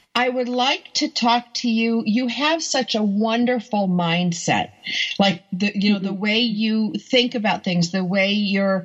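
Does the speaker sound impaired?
No.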